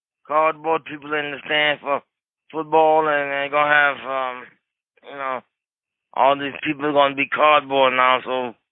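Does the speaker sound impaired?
Yes: cerebral palsy; wheelchair user.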